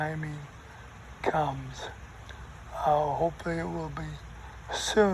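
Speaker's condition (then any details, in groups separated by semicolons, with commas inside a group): ALS; talking increasingly difficult, breathing trouble worse when full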